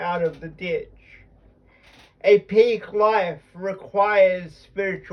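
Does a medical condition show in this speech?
Yes: cerebral palsy.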